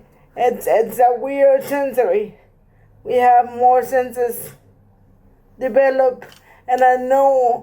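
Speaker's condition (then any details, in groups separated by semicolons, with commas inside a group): Cerebral palsy; present from birth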